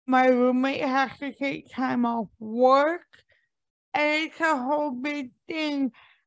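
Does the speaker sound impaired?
Yes: cerebral palsy; since birth, diagnosed at age 2, arthritis since age 30, becoming less ambulatory, cannot stand long even assisted; age 45, worsening with age, cold-day joint pain, slower movement; speech mocked for years for how it sounds, speaks on podcasts, avoids speaking in TikTok videos.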